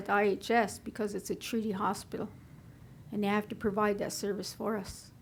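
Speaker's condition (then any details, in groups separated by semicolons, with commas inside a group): No condition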